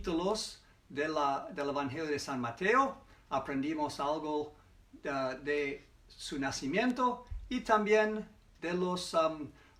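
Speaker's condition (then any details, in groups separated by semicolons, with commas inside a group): No condition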